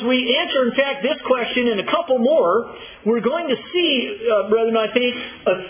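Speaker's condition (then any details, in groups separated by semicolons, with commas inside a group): No condition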